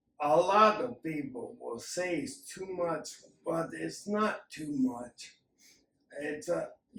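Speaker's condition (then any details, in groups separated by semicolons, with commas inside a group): Acquired ataxia; acquired ataxia accelerating hereditary ataxia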